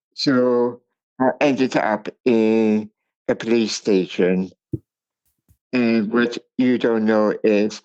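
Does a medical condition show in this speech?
Yes: cerebral palsy.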